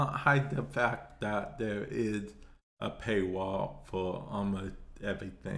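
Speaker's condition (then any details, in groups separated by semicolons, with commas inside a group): Cerebral palsy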